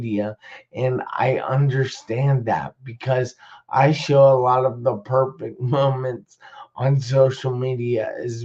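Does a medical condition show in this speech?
Yes: traumatic brain injury.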